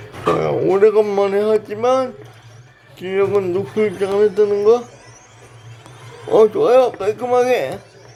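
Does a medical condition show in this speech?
Yes: brain lesion disability.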